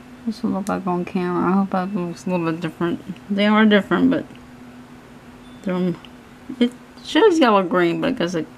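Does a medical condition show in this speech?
Yes: cerebral palsy; hands affected, shaking.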